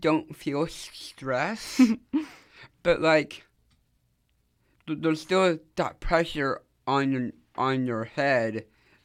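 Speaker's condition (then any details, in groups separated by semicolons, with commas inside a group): Down syndrome; from birth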